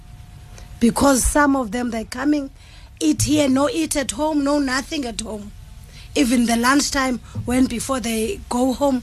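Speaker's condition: No condition

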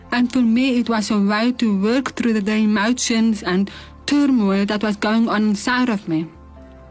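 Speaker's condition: Hearing loss with cochlear implants, severe; 97% hearing loss, struggled to understand in hearing school growing up; learned early to speak like hearing person, mother bonita drew out language, not natural

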